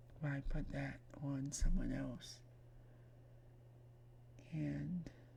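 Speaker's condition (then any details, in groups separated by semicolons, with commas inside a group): Myasthenia gravis; major emergency surgery, no cure; diagnosed while hospitalized, in her 20s; lungs collapsed while hospitalized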